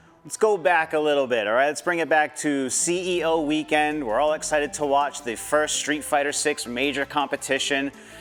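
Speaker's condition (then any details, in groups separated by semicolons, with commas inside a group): No condition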